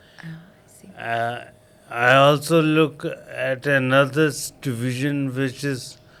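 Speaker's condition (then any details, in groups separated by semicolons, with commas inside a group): Coma after road accident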